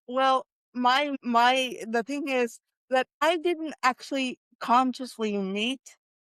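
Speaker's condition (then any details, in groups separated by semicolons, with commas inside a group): Quadriplegic cerebral palsy; cadence differences, shifts in tone and speech strength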